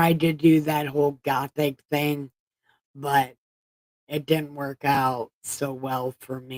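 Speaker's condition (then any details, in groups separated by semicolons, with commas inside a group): Brain injury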